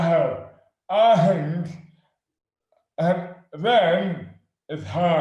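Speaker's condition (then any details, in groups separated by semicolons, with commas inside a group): Dystonia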